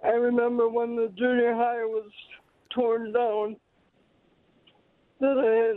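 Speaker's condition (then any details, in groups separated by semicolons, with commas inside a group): Cerebral palsy; mild cerebral palsy, diagnosis known to parents at age 13, not told until 20s; now mild hearing loss; speech affected by cerebral palsy, audible in current speaking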